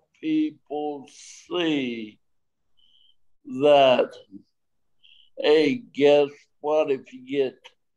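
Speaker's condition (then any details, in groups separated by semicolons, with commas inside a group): Traumatic brain injury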